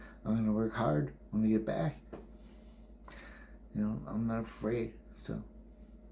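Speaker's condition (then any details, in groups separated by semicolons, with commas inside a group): Brain injury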